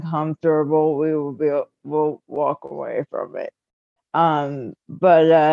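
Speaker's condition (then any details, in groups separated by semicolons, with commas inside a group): Cerebral palsy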